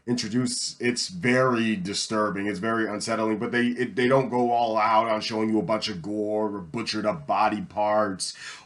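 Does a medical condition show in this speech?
No.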